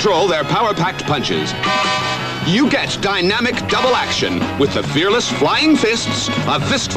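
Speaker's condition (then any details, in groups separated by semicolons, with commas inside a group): No condition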